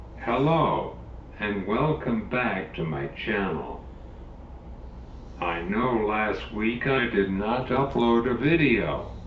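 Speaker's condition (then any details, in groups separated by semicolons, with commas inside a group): Cerebral palsy; uses wheelchair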